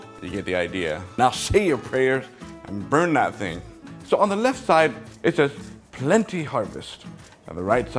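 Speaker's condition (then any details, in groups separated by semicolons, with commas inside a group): No condition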